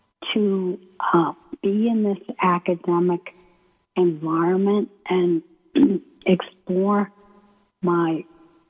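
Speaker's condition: ALS; onset right foot at VA internship in Maine, wheelchair user

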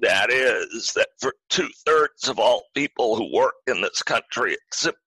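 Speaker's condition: Spasmodic dysphonia; acquired, rare neurological voice disorder; voice weakened, could not use voice at first

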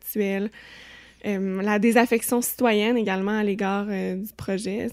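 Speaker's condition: No condition

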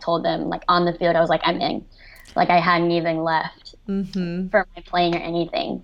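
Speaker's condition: Cleft lip and palate, severe

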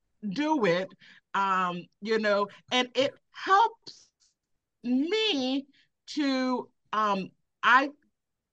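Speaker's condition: Aphasia after stroke; seeing a therapist, keeps talking to improve

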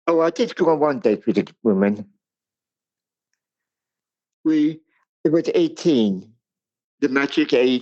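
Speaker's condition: Cerebral palsy; speech impairment

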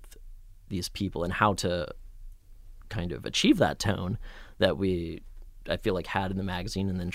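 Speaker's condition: No condition

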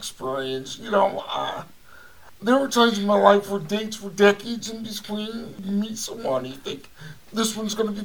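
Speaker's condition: Cerebral palsy; cerebral palsy from birth, brain damage affecting balance and coordination, limbs affected, power wheelchair user; voice audibly affected

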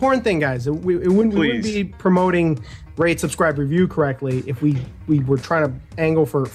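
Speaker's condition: No condition

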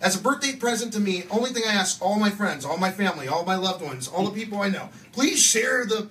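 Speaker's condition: No condition

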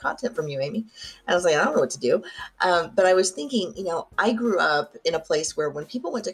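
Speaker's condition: No condition

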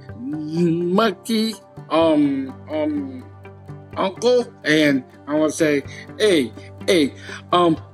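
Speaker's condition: Down syndrome; genetic, trisomy 21, told of diagnosis before age 3; stutters when unsure what to say next while processing, no stutter when acting from script

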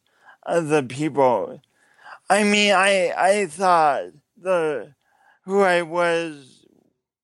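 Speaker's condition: Cerebral palsy; speech impediment

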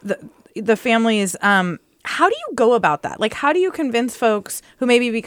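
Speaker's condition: No condition

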